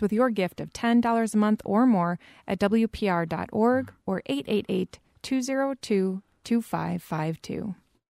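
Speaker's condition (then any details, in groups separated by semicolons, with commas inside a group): No condition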